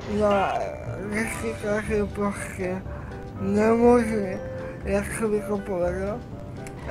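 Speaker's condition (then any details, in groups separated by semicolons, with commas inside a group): Cerebral palsy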